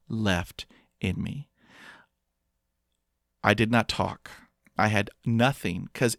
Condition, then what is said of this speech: Stuttering. If I edit out my stutter, there's no episode.